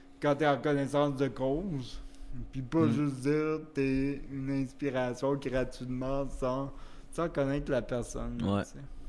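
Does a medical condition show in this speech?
Yes: cerebral palsy; wheelchair use.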